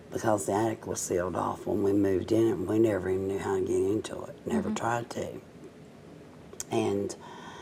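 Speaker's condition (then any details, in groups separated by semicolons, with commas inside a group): Cerebral palsy, mild; cerebral palsy from birth, physical form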